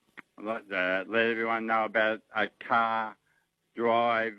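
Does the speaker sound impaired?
Yes: motor neurone disease; diagnosed, no treatment or cure.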